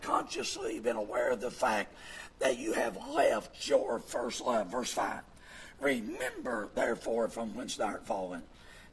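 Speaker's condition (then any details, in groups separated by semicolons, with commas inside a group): Vocal fold paralysis, bilateral; speaks with false vocal folds; voice worse than before, Kermit-the-Frog-like, irritating, pushes much air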